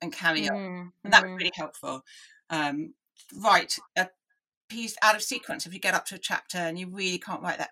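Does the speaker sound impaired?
Yes: deafness; listening took effort.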